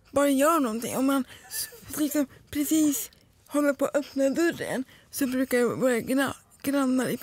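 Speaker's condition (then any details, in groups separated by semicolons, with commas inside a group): Cerebral palsy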